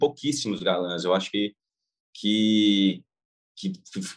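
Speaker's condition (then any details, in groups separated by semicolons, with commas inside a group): Stuttering; since early childhood, cause unknown, severe until age 19-20, long speech therapy, theatre helped; still stutters, greatly improved, stutter returns when talking about stuttering; syllable repetitions, worse when nervous, almost none with memorized text; repeated words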